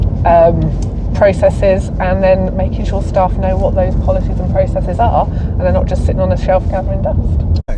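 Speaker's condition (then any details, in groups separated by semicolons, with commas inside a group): No condition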